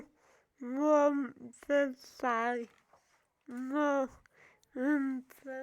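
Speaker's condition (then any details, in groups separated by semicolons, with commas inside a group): Cerebral palsy; from birth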